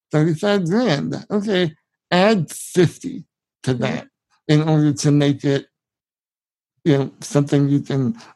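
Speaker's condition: Spinal muscular atrophy, severe; genetic

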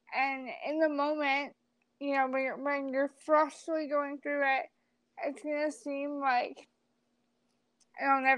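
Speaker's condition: Cerebral palsy; wheelchair user

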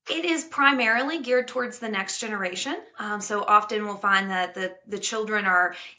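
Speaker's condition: No condition

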